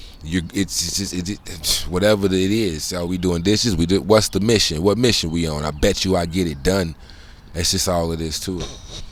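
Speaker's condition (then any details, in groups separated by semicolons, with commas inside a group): No condition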